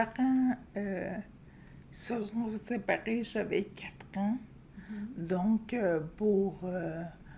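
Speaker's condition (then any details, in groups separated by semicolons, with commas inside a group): Friedreich's ataxia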